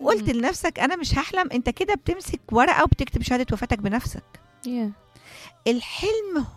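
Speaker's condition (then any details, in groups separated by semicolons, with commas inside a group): No condition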